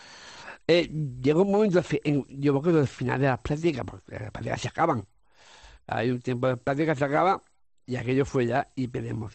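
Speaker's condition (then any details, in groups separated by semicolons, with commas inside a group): Down syndrome; congenital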